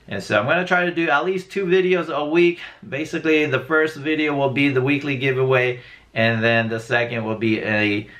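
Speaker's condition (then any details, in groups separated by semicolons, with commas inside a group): No condition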